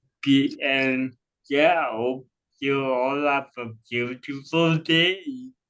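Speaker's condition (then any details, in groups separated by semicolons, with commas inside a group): Cerebral palsy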